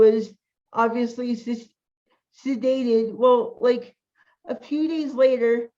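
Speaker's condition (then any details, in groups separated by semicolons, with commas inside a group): Cerebral palsy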